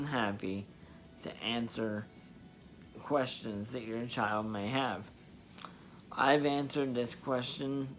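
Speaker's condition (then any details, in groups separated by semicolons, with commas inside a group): Spastic diplegia cerebral palsy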